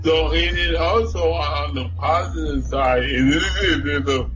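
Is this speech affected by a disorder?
Yes: cerebral palsy; cerebral palsy from birth, nosebleed and stopped breathing as newborn at home in Buffalo, no ambulance.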